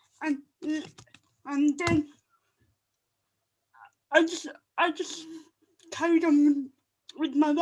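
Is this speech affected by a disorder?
Yes: cerebral palsy; could not speak some things.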